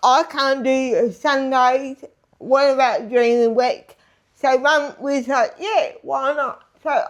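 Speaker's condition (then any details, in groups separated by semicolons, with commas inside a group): Disability affecting speech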